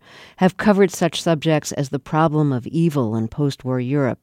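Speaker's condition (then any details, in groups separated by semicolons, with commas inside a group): No condition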